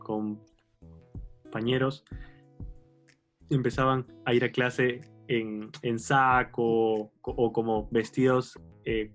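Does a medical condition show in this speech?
Yes: stuttering; developmental stuttering since about age four, therapy from about age seven, worsened at university through avoidance; still stutters, past fluency-control training program, adolescent psychologist for stress and anxiety; childhood head movement toward shoulder when forcing, pen squeeze taught instead, repeated phrase before own name; here repeated sounds, prolonged sounds, blocks.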